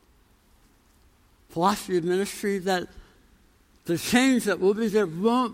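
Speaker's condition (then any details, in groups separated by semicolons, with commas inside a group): Tongue cancer, jaw reconstruction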